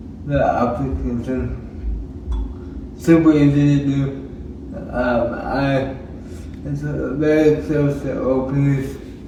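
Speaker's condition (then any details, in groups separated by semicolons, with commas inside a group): Cerebral palsy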